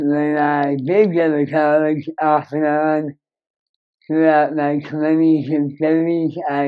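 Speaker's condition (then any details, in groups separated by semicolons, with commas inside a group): Moebius syndrome; severe nerve damage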